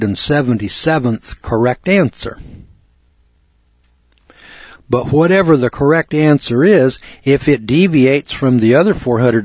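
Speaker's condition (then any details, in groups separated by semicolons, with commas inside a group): No condition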